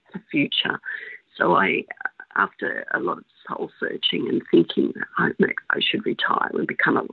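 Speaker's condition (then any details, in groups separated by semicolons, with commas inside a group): Spasmodic dysphonia; onset about 16 years ago, saw ear nose and throat specialist, diagnosed after over 12 months; about 16 years since onset, persistent with treatment, uses strategies to short-circuit spasms; words disappear like bad phone reception, bits of words lost, holds voice box, cough or hiccup resets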